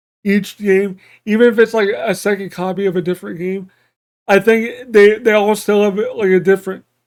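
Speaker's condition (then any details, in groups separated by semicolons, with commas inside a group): Cerebral palsy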